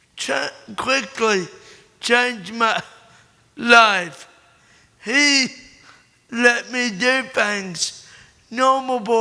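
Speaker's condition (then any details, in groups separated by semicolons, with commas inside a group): Cerebral palsy; born premature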